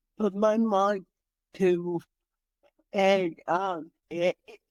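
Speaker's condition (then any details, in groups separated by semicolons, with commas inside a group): Cerebral palsy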